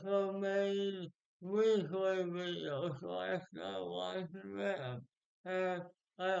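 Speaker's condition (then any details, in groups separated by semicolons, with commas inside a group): Speech impairment after birth surgery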